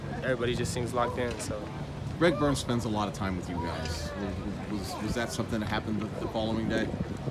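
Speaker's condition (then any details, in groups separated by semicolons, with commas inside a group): No condition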